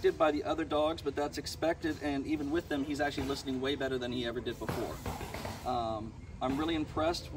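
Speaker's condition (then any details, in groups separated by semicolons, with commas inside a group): No condition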